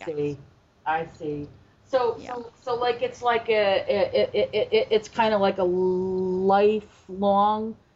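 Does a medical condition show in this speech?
Yes: stuttering; stuttering since childhood, kept hidden in childhood due to critical, yelling father; formerly avoided speaking situations, speechless at first self-help group meeting, said name and stutter by fourth or fifth; here repeated sounds, repeated words.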